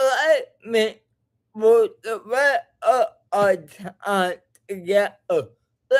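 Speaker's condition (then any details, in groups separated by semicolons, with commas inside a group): Cerebral palsy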